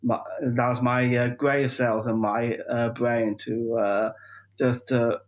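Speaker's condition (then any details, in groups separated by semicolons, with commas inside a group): Down syndrome; 45 years old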